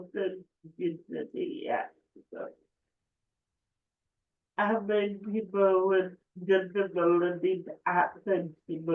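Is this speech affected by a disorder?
Yes: cerebral palsy; affects speech.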